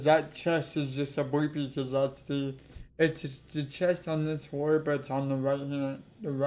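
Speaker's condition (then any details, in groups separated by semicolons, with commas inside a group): Cerebral palsy; affects legs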